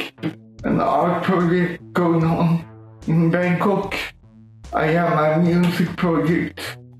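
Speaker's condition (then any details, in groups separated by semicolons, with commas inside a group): Cerebral palsy, severe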